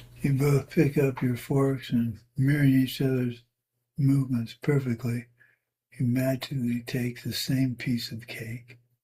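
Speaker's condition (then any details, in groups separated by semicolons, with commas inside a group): Parkinson's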